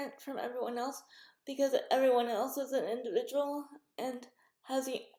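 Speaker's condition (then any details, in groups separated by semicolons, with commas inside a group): Cerebral palsy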